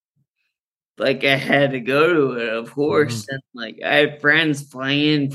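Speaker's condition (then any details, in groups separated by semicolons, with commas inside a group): Friedreich's ataxia; normal childhood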